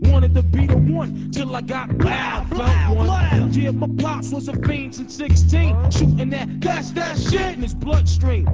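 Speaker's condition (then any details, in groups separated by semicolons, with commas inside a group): No condition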